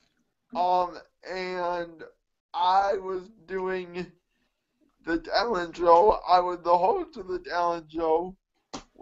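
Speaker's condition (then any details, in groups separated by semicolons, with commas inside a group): Cerebral palsy; mixed quadriplegia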